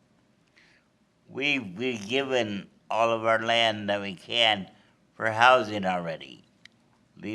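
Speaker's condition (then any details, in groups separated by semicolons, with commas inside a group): Cerebral palsy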